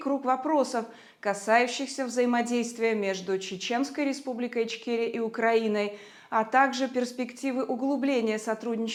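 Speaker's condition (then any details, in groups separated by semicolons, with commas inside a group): No condition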